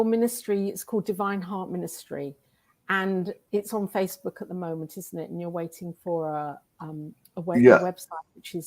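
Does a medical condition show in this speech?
No.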